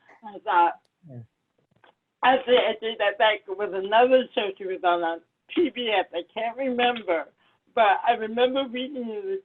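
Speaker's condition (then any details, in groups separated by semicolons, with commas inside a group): Cerebral palsy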